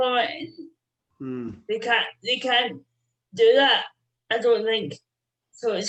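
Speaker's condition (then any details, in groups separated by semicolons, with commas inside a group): Cerebral palsy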